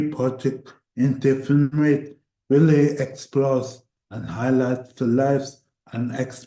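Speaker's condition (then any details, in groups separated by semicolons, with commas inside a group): Cerebral palsy; voice tires at times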